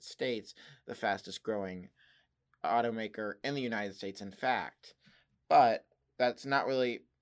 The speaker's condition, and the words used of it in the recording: No condition.